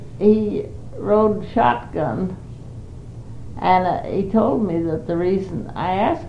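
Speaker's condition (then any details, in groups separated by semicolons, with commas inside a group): Parkinson's; Parkinson's for 5 years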